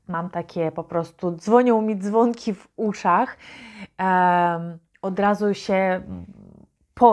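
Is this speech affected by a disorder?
No.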